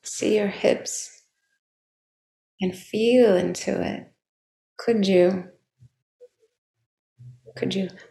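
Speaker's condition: No condition

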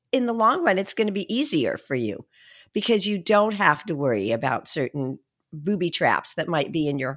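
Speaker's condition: No condition

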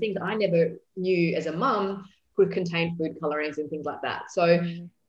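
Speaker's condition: No condition

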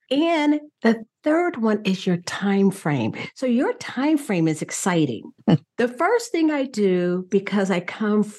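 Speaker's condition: No condition

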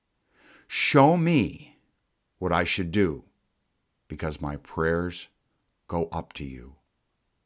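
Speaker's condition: No condition

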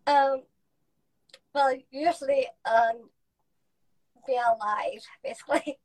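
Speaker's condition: Down syndrome; present from birth, lifelong

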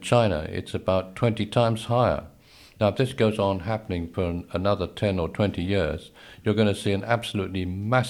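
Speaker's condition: No condition

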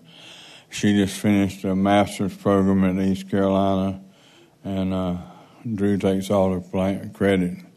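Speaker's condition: Parkinson's

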